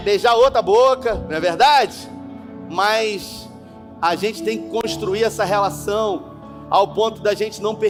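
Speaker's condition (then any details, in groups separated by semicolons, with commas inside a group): No condition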